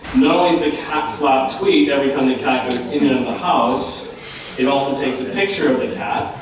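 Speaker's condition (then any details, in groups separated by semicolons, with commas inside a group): No condition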